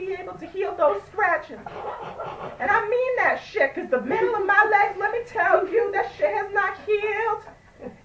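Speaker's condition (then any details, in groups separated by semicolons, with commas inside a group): No condition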